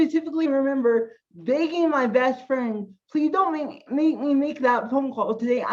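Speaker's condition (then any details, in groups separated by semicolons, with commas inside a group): Cerebral palsy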